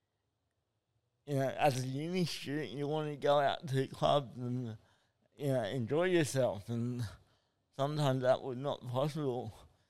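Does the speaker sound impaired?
Yes: spastic cerebral palsy; spastic type from birth, 37 minutes without breath, brain damage, tight muscles, involuntary movements, poor balance; predicted never to walk or talk, prediction proved wrong.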